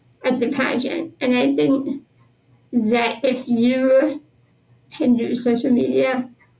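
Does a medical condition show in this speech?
Yes: spinal muscular atrophy; genetic progressive neuromuscular disease, born with it, all muscles weaker, never walked, power wheelchair since about age 2; 33 years old, uses power wheelchair.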